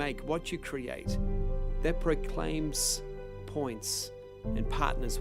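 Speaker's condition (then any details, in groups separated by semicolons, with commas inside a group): No condition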